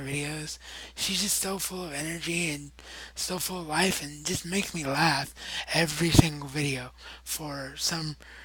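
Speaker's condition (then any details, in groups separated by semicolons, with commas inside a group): Cerebral palsy; wheelchair bound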